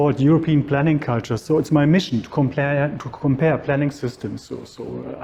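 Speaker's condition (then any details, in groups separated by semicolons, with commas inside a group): No condition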